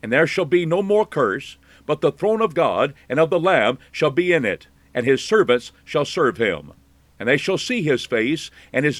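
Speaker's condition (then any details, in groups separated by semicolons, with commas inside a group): No condition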